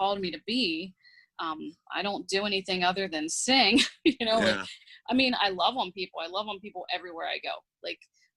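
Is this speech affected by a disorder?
No.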